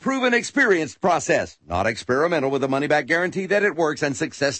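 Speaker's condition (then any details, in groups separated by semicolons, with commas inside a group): No condition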